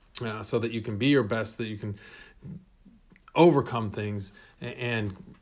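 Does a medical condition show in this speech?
No.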